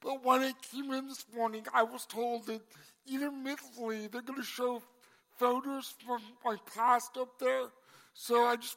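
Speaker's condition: Cerebral palsy; congenital

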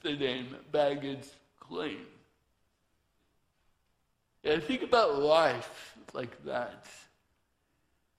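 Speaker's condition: Torsion dystonia; voice cannot be controlled

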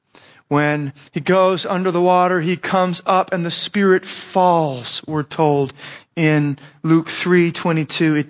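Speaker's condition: No condition

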